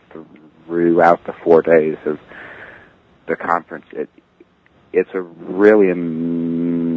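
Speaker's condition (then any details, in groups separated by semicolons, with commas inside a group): Stuttering; lifelong stuttering; stutters openly, including at work, mostly not avoiding stuttering; repeated sounds, blocks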